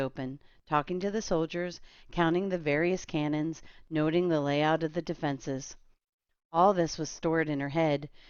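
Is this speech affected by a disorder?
No.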